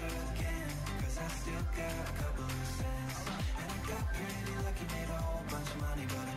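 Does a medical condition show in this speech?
No.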